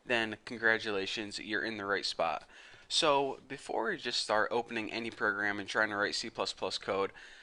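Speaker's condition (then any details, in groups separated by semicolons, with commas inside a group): No condition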